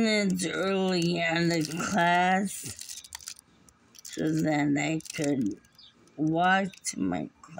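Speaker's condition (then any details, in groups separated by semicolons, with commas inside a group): Muscular dystrophy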